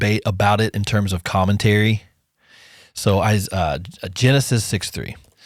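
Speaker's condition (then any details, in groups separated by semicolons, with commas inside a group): No condition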